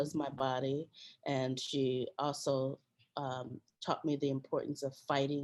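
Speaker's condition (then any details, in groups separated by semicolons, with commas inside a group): No condition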